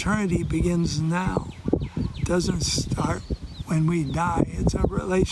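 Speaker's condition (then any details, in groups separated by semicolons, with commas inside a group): ALS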